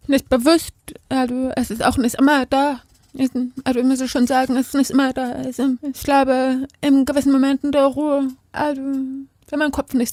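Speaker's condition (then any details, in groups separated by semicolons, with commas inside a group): Deafness; not born deaf, hearing school, spoken mother tongue, sign language learned later, uses Zupack and Basslet bass devices; speaks aloud, hearing people forget deafness, voice different and louder on stage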